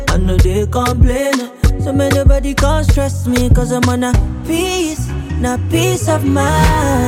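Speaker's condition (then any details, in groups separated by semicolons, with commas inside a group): No condition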